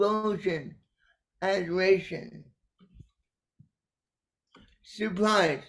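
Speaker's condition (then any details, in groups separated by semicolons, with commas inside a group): Cerebral palsy; caused by brainstem aneurysm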